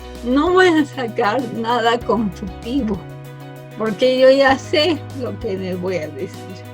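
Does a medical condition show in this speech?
Yes: cerebral palsy from birth.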